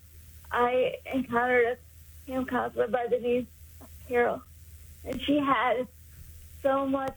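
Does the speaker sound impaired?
Yes: cerebral palsy; congenital, caused by lack of oxygen to brain at birth, born about 3 months early, daily physical therapy in school; 56 years since onset, uses power wheelchair, needs assistance with most daily activities.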